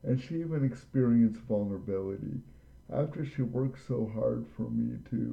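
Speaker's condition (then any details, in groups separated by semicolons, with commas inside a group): Cerebral palsy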